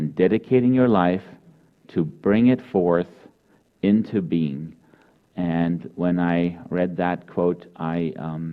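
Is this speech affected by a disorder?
No.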